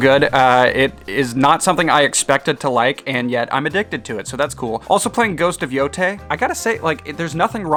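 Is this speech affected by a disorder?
No.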